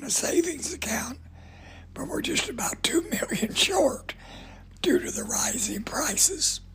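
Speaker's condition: Voice damage from cancer; ongoing cancer fight

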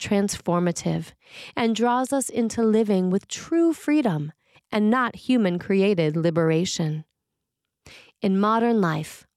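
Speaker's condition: No condition

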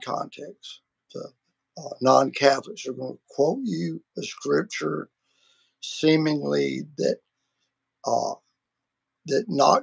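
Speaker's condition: Vocal cord surgery; multiple vocal cord surgeries

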